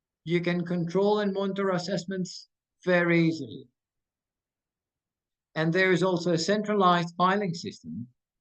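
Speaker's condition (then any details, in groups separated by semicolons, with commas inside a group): No condition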